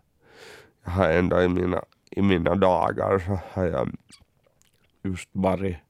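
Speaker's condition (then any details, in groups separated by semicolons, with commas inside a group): Cerebral palsy; underdeveloped lungs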